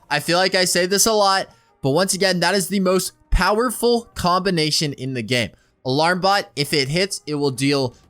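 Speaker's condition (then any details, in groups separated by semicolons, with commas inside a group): No condition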